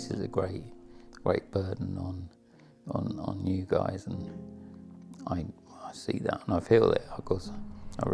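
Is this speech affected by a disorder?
Yes: motor neurone disease; uses wheelchair, extensive paralysis; bad breathing.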